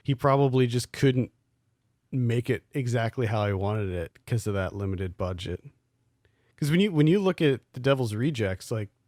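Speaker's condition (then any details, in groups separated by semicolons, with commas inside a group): No condition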